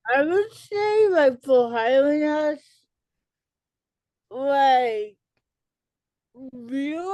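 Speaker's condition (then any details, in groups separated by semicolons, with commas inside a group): Cerebral palsy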